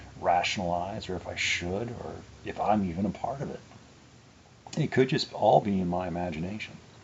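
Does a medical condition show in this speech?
No.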